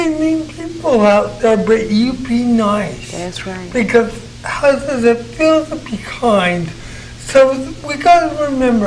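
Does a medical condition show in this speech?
Yes: cerebral palsy.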